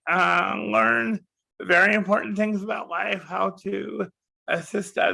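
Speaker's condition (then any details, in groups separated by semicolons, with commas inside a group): Cerebral palsy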